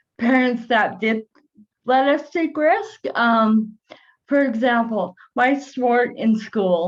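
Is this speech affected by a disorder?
Yes: cerebral palsy.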